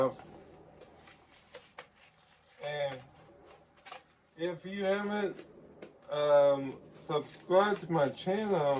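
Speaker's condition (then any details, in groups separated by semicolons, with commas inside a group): Ataxic cerebral palsy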